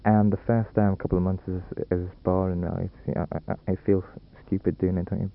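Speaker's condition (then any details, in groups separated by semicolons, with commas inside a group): Stammer; no family history, first in family; first speech therapy, first experience of it; normally not all that bad, worse in small room with tape recorder; repeated words, prolonged sounds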